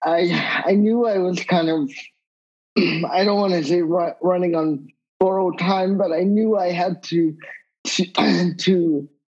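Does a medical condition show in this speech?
Yes: cerebral palsy; wheelchair user.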